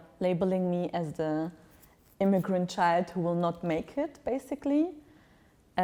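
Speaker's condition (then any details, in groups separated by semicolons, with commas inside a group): No condition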